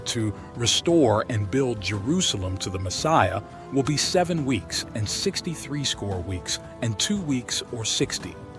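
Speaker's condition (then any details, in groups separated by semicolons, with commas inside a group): No condition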